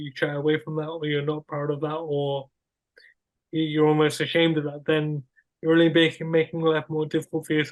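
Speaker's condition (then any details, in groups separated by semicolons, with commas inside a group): Cerebral palsy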